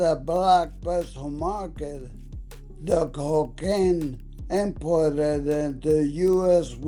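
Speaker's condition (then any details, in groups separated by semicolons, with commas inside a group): ALS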